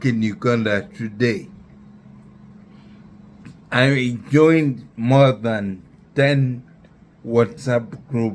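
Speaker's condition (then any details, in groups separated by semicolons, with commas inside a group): Neurological disease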